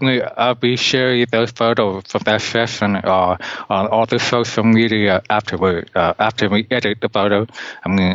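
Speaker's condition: Deafness; cannot hear well

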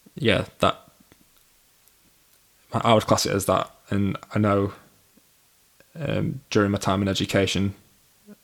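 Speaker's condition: Stammer; past exposure therapy, 10-week CBT course from age 22; stammers more when nervous, pauses before answering, avoids phone use, no stammer in inner monologue; blocks

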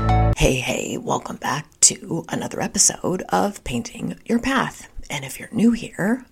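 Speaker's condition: Spasmodic dysphonia; diagnosed seven months ago

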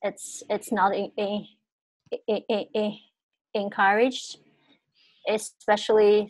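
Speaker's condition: Stuttering; onset around age 5 to 6 in China, only family member who stutters; not severe at onset, much worse after eighth-grade bullying, unable to tell stories, blocks, repetitions, hidden; repeated words, blocks

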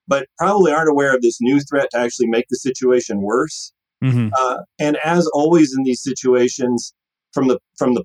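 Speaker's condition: No condition

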